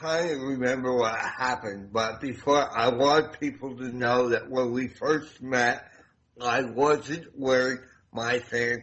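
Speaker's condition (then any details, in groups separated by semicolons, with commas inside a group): Damaged voice box; voice sounds noticeably different, self-conscious about voice, limits meeting people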